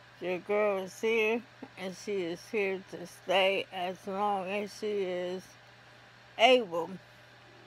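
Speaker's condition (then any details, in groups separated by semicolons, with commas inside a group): ALS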